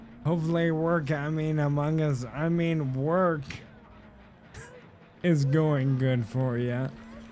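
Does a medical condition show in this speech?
Yes: ALS.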